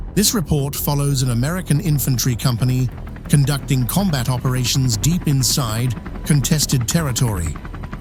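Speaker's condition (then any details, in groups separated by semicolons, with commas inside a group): No condition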